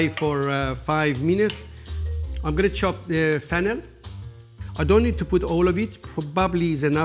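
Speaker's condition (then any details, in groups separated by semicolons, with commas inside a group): No condition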